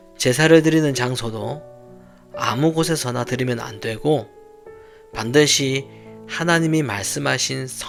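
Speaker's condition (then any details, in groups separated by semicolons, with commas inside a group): No condition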